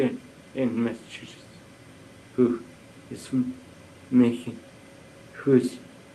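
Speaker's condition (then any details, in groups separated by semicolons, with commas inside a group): Brain injury; limited use of one hand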